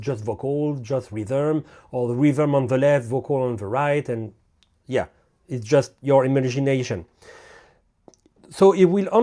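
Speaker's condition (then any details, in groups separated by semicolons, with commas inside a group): No condition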